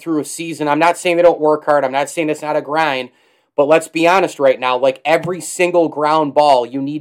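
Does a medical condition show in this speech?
No.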